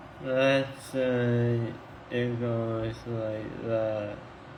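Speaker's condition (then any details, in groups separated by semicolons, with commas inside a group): Tongue cancer surgery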